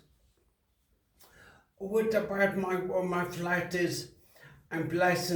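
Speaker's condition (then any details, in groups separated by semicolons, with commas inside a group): Traumatic brain injury; tracheostomy early recovery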